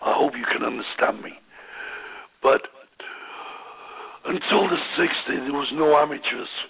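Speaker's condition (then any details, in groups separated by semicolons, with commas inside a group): Voice box damage after neck operation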